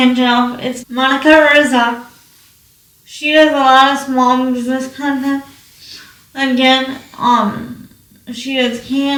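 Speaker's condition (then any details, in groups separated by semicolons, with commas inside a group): Cerebral palsy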